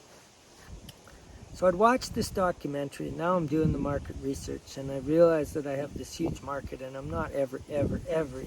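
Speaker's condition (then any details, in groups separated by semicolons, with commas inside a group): No condition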